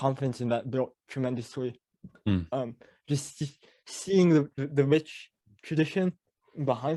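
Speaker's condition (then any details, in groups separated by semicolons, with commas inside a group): Cerebral palsy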